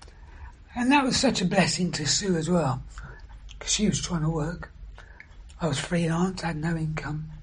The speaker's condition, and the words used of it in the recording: Throat cancer. My voice, I'm able to talk about it.